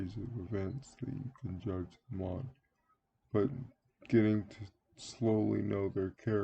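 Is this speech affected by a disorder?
Yes: cerebral palsy; speaks relatively well.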